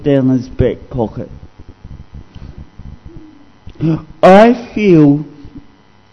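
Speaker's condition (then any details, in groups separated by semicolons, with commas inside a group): Cerebral palsy; discovered at age 2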